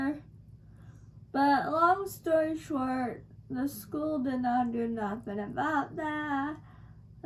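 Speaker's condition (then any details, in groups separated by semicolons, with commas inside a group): Cerebral palsy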